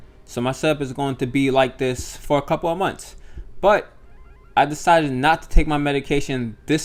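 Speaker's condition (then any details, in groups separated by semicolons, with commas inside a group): No condition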